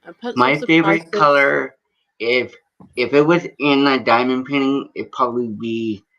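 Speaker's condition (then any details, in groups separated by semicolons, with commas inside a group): Cerebral palsy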